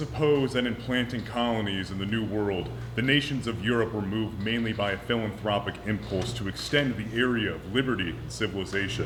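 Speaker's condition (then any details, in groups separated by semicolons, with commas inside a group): No condition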